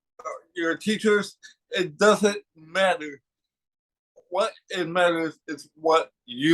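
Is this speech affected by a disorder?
Yes: cerebral palsy.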